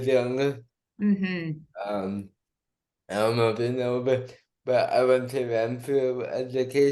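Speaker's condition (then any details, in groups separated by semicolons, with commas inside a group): Cerebral palsy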